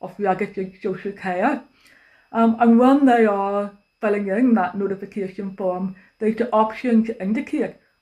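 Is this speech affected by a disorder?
Yes: deafness; cannot use telephone; uses live captions during recording, face-to-face video on Teams helps, face masks hinder communication.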